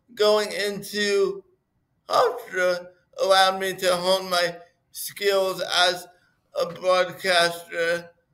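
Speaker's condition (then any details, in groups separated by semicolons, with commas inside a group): Cerebral palsy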